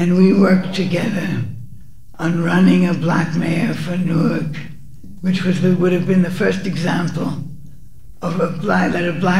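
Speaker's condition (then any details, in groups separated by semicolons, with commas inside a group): Parkinson's; forgets names while speaking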